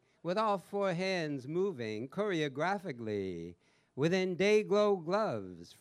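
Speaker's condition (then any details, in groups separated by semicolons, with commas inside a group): No condition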